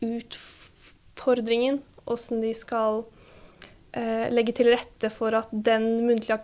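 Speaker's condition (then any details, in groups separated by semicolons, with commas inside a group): Stuttering; developmental stuttering since early childhood, inherited, father and eight-year-older brother also stutter; still stutters at 21, good and bad periods; severity varies between periods, earlier up to 10-20 seconds to get own name out, initial-sound repetitions; prolonged sounds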